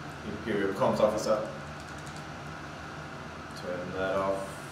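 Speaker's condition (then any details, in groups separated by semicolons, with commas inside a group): No condition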